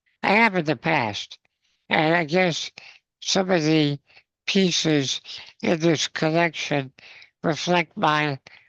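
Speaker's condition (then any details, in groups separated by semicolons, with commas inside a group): Spinal muscular atrophy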